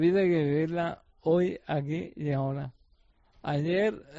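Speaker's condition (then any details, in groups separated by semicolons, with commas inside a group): ALS; degenerative muscle disease, first sign was shoulder pain while practicing judo at his club; facial and mouth muscles affected; speaking somewhat difficult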